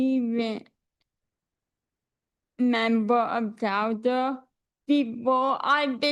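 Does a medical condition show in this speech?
Yes: cerebral palsy; speech affected.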